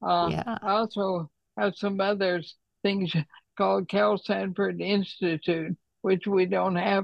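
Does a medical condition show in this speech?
Yes: ALS; hands affected, cannot write, types carefully, needs to sit when breathless.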